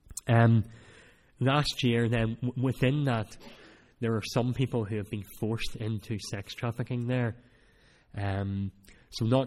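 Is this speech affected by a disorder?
Yes: cleft palate; cleft palate since childhood; speech not that clear at times.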